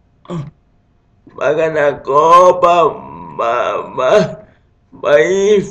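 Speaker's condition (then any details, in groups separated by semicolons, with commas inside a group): Cerebral palsy; speech affected by cerebral palsy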